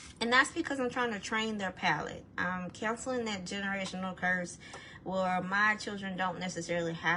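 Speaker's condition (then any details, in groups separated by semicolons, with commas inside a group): No condition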